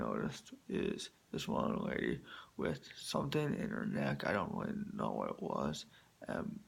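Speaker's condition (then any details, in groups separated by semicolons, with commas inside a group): Spastic quadriplegic cerebral palsy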